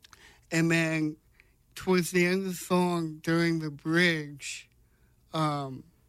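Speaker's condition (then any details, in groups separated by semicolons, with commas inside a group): Cerebral palsy; congenital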